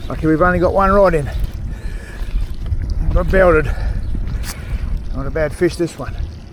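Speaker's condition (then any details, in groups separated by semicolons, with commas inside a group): No condition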